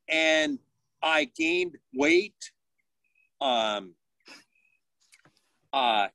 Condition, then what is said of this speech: Aphasia. I could talk, but I have aphasia.